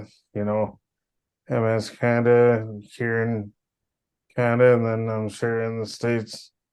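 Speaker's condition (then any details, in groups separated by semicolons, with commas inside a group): Cerebral palsy; power wheelchair since childhood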